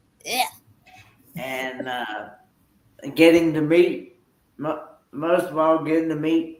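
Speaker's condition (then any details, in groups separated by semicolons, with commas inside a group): Cerebral palsy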